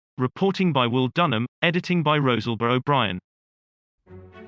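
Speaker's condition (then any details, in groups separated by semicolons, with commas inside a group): No condition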